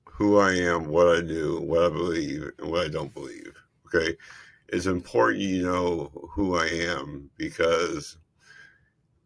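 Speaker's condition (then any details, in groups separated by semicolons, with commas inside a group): Multiple system atrophy; central hypoventilation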